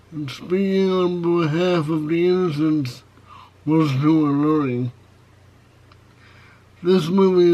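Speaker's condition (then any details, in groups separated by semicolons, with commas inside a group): Cerebral palsy, severe; spastic type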